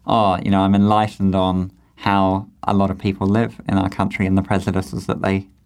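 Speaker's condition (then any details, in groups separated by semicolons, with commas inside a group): Cleft lip and palate; congenital cleft lip and palate, facial condition similar to Augie's in Wonder; described as speaking beautifully, cleft clinic surgeon at age 12 predicted no public speaking career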